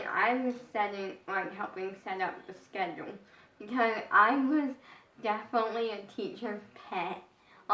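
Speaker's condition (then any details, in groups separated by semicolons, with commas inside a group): Brain injury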